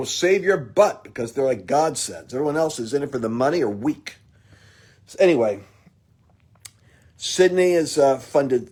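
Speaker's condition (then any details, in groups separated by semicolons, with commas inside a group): No condition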